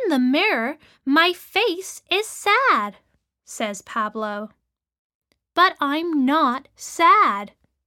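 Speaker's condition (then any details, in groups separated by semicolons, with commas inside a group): No condition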